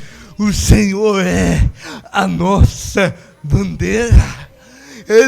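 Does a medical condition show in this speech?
Yes: cerebral palsy.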